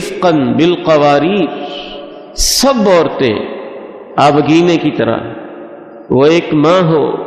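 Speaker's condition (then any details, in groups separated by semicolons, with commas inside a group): No condition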